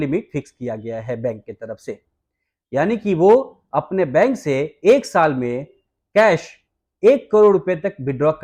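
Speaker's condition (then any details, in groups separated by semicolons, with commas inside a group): No condition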